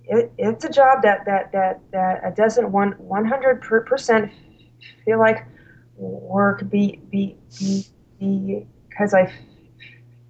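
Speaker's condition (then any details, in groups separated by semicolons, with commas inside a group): Stuttering; severe stuttering at college start, fluency temporarily improved by drinking alcohol, works as school slp; stutters openly, cannot hide it, discloses stuttering to parents, feels in control; noticeable stuttering that cannot be hidden, more fluent when drinking then; repeated sounds, repeated words, blocks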